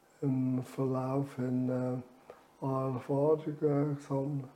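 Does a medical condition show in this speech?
Yes: ALS; reduced air makes talking effortful.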